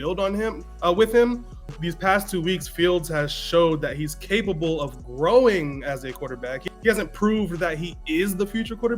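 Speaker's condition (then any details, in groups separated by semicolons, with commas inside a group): No condition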